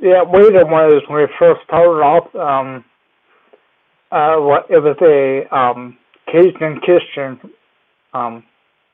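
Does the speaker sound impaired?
Yes: cerebellar ataxia; gets around with walker, team helps up and down stairs.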